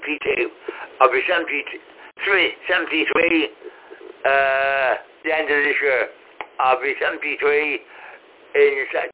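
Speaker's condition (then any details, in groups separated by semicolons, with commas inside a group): Cerebral palsy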